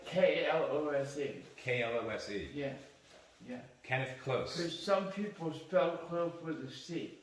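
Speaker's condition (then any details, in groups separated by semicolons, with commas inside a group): Cerebral palsy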